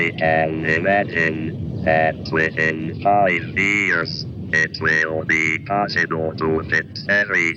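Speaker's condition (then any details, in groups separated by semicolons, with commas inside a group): Cerebral palsy, speech-generating device, severe; from birth; aged 33, typewriter communication aid, portable speech synthesizer; severe speech disability, hard to understand, uses artificial voice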